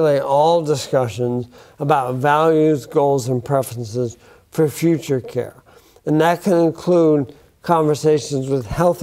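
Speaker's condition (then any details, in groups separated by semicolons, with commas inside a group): Bulbar onset ALS; affects speech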